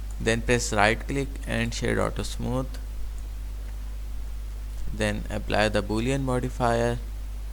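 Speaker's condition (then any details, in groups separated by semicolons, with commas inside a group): No condition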